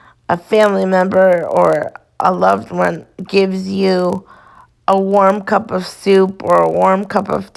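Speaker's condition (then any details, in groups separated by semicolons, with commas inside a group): Cerebral palsy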